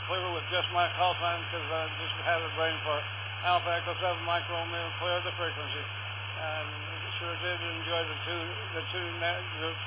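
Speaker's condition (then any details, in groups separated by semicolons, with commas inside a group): Parkinson's; left side affected, uses wheelchair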